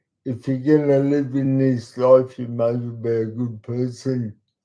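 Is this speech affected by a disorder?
Yes: cerebral palsy; talks slowly.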